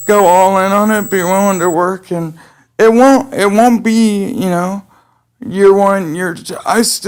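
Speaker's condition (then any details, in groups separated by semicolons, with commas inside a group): Cerebral palsy; able to speak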